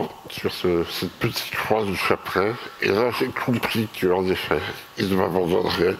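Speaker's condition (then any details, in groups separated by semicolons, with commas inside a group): Myopathy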